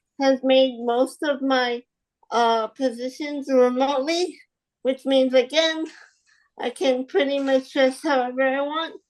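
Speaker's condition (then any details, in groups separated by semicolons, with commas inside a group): Spastic quadriplegic cerebral palsy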